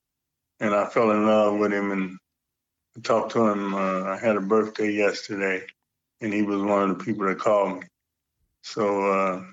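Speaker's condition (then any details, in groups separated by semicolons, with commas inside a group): Parkinson's; age 70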